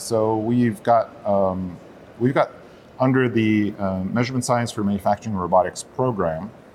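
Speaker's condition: No condition

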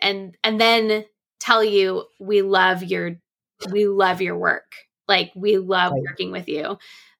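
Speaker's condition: No condition

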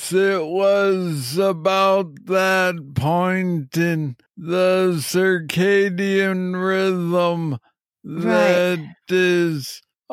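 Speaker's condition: Parkinson's disease; young onset, diagnosed at age 35, acts out dreams in sleep; clear on good days, slurred words when off, intelligibility varies between episodes

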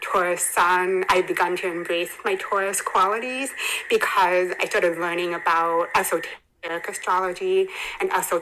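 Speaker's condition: Hearing impairment; further hearing loss at 27

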